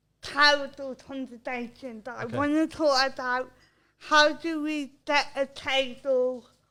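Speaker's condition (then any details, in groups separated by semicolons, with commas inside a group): Cerebral palsy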